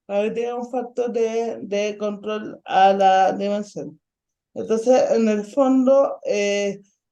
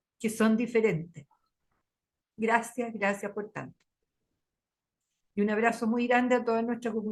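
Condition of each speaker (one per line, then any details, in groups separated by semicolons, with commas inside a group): Ataxic cerebral palsy; ataxic form, caused by asphyxia
No condition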